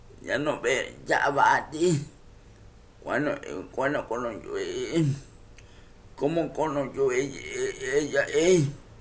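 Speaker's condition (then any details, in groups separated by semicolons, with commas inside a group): Cerebral palsy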